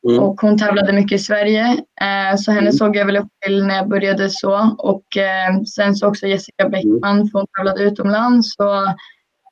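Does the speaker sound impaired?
No.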